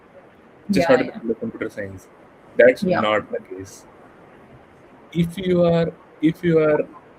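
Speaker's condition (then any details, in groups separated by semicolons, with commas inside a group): No condition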